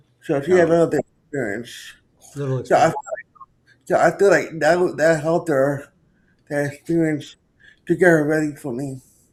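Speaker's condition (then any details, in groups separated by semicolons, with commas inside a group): Cerebral palsy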